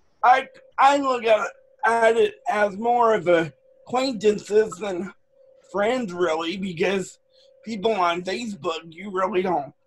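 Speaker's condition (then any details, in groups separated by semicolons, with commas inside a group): Cerebral palsy; present from birth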